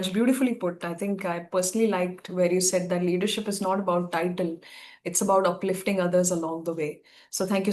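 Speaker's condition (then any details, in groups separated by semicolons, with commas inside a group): No condition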